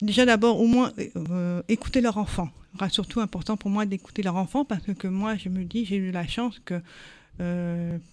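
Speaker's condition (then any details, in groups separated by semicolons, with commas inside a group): Born deaf, congenital; learned to speak through years of speech therapy, learned p/b distinctions, speaks like hearing person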